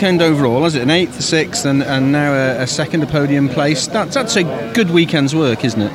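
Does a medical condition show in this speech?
No.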